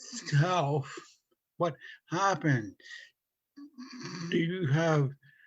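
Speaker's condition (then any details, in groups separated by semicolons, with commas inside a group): Stutter from brain injury; mild cerebral palsy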